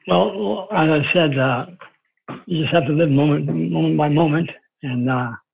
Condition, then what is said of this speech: Parkinson's disease. My voice is deteriorating, as you can tell, and I have to learn to shout more.